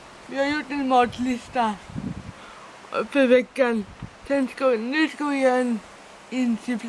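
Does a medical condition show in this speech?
Yes: dyskinetic cerebral palsy, severe.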